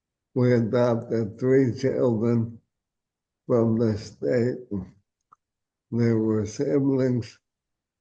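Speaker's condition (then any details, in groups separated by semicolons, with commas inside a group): ALS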